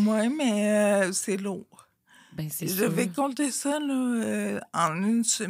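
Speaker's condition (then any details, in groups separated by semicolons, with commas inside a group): Friedreich's ataxia; degenerative, affects whole body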